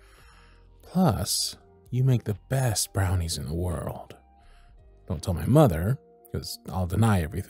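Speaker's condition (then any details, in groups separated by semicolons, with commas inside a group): No condition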